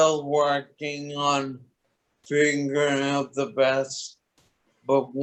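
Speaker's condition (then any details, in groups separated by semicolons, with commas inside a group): Toxic leukoencephalopathy, locked-in syndrome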